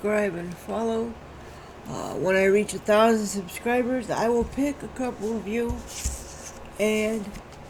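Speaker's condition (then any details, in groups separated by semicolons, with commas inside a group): Cerebral palsy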